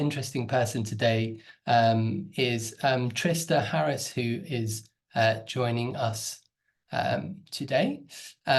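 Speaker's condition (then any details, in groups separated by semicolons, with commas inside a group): No condition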